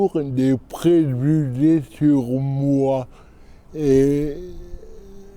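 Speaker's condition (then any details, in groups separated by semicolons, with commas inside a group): Cerebral palsy; from birth, medical error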